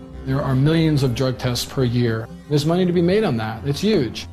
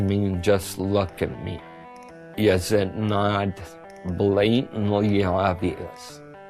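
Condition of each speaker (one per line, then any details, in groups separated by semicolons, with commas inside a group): No condition
Multiple sclerosis; severe shaking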